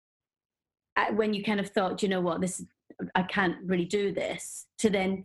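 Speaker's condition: No condition

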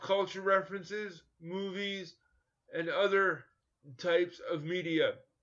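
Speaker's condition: Cerebral palsy; coordination issues, uses crutches

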